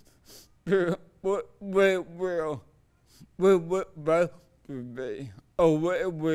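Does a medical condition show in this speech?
Yes: cerebral palsy.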